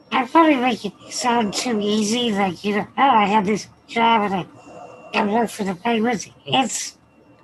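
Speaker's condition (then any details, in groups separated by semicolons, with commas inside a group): Spinal muscular atrophy; wheelchair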